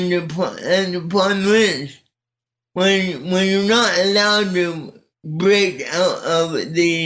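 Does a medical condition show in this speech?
Yes: cerebral palsy; speech not affected.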